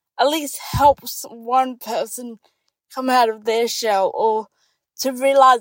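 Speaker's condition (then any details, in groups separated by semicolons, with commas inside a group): Cerebral palsy; ongoing therapy, attends therapy office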